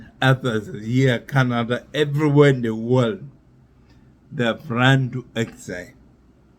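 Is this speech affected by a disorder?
Yes: neurological disease.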